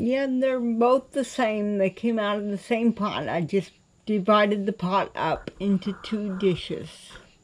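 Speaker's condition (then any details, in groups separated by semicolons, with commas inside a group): Cerebral palsy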